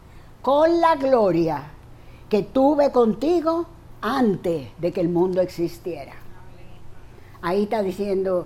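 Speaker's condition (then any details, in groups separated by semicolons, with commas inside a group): No condition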